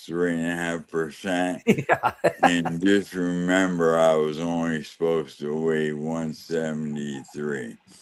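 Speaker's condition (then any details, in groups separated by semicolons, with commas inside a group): ALS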